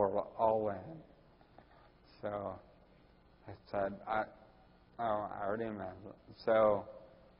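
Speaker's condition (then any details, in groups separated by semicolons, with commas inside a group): Ataxia; speech typical of the condition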